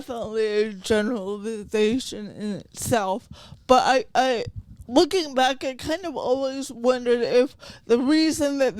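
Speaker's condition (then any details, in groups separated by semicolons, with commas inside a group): Cerebral palsy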